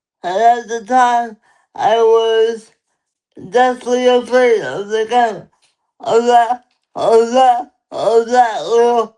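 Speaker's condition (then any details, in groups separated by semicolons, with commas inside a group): Cerebral palsy; lifelong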